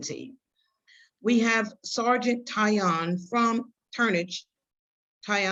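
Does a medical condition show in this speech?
No.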